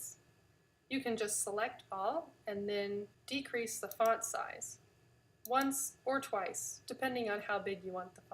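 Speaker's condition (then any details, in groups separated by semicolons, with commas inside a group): No condition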